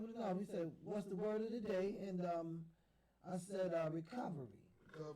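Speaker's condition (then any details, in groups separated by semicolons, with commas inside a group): No condition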